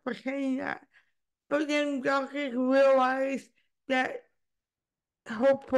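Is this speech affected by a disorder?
Yes: cerebral palsy.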